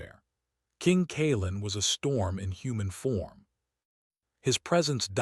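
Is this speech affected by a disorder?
No.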